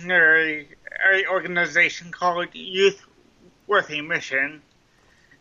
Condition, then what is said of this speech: Cerebral palsy. And I'm going to be joking about my speech impediment throughout the show.